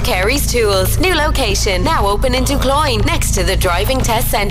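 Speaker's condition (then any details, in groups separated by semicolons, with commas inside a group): No condition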